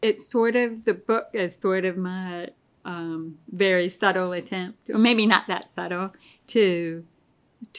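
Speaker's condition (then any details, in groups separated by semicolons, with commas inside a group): Deafness; relies on hearing aids and lip reading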